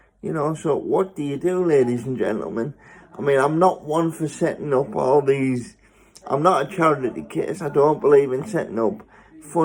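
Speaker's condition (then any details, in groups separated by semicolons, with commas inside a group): Spastic cerebral palsy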